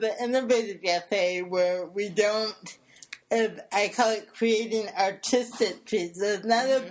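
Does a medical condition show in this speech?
Yes: cerebral palsy; affects speech, improved with speech therapy.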